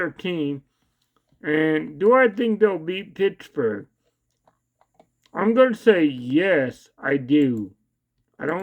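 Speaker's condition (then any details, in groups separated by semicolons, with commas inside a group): Cerebral palsy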